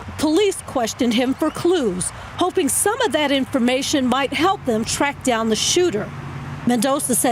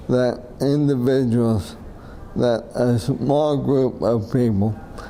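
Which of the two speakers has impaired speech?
The second: ALS; onset left hand weakness, then right hand.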